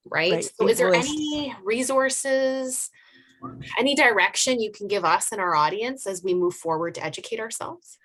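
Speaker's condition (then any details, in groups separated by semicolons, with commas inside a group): No condition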